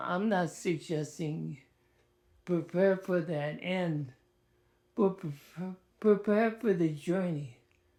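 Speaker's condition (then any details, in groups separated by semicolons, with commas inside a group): ALS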